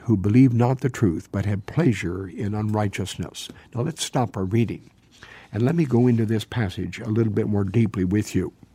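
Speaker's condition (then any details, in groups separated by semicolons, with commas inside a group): No condition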